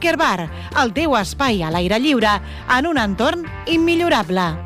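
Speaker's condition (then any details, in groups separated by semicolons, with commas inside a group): No condition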